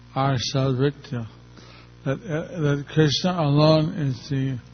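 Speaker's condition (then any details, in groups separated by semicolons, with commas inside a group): Stroke; checks whether listeners understand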